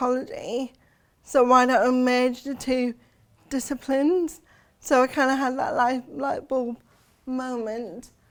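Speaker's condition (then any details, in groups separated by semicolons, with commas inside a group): Cerebral palsy; since birth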